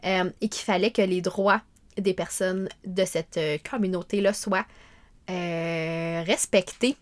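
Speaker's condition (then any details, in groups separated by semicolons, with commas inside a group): Stuttering; meditation practice for some years, found helpful; prolonged sounds, blocks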